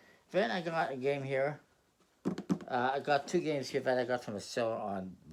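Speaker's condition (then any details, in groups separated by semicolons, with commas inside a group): No condition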